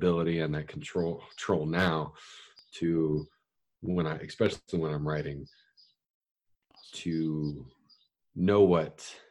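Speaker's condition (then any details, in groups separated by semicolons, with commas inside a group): Stutter; stutter since childhood, still present; stutter still heard daily, including when rapping, often unnoticed by listeners; repeated sounds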